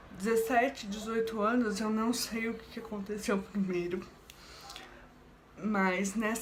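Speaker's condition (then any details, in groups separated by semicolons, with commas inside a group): Cerebral palsy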